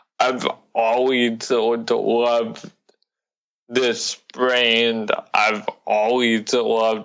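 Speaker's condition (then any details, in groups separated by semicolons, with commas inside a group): Cerebral palsy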